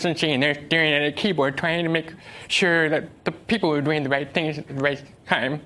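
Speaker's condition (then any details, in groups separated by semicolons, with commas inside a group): Deafness; uses American Sign Language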